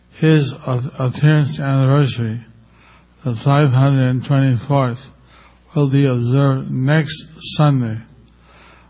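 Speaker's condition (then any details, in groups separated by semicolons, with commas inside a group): Stroke with facial paralysis; one side of face a little paralyzed; speaks a little slowly because of facial paralysis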